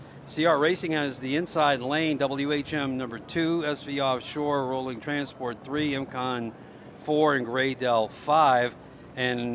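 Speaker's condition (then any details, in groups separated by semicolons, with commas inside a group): No condition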